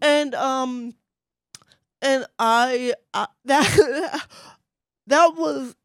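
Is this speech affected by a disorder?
Yes: cerebral palsy, mild; voice affected.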